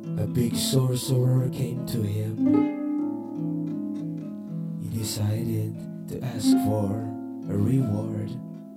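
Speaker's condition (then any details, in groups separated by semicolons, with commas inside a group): No condition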